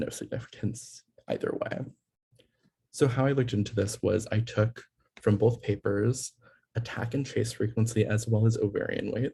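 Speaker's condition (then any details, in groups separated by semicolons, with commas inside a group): No condition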